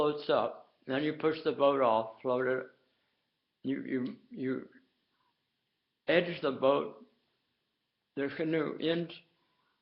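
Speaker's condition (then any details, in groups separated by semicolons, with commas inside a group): Tongue cancer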